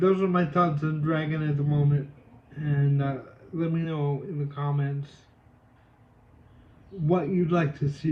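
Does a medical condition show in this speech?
Yes: cerebral palsy.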